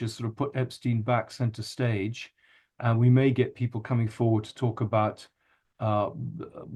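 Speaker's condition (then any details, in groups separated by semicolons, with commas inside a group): No condition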